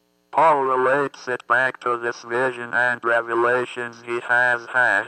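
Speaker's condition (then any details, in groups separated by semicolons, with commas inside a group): Athetoid cerebral palsy; motor brain injury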